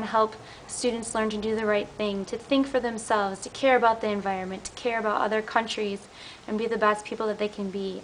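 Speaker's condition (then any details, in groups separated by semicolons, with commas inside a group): No condition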